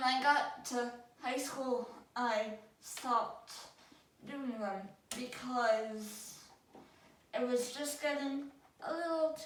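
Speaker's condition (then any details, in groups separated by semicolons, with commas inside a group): Cerebral palsy; affects all four limbs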